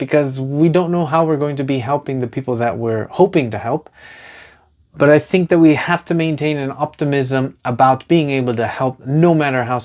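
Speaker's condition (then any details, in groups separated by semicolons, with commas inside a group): No condition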